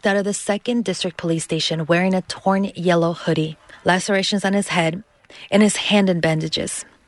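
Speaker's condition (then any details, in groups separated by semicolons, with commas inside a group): No condition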